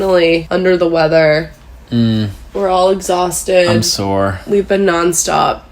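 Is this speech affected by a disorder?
No.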